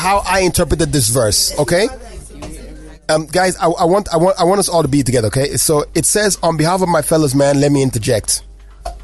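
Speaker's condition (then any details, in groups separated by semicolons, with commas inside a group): No condition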